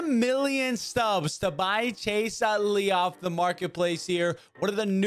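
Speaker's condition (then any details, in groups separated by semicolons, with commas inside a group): No condition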